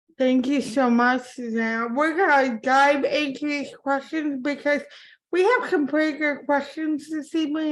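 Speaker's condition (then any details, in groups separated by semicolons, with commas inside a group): Cerebral palsy; from birth; impaired speech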